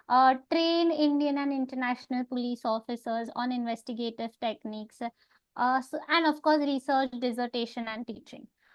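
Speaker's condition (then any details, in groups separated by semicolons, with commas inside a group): No condition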